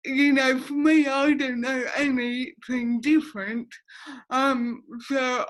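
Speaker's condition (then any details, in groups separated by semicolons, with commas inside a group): Cerebral palsy; affects speech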